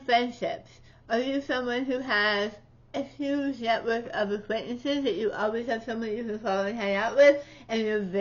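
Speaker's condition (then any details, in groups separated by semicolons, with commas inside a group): Tongue cancer surgery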